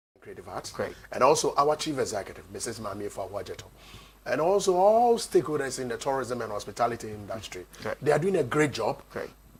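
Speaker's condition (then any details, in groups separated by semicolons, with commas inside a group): No condition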